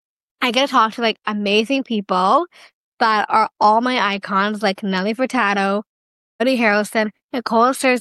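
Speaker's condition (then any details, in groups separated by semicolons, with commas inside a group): Down syndrome; duplicate of the 21st chromosome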